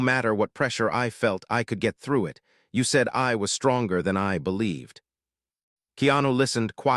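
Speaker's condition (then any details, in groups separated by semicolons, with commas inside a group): No condition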